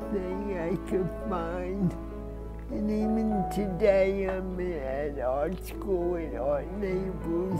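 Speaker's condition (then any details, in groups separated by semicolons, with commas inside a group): Cerebral palsy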